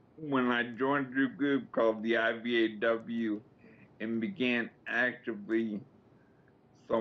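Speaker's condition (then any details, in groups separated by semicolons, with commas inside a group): Slurred speech after coma; after four-day coma, lost dexterity, upper body strength, paralyzed; stopping nourishment and life-extending medication; speech significantly slurred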